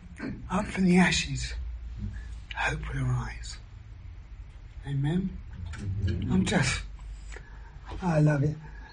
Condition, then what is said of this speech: Throat cancer. I've also had three injections in my vocals.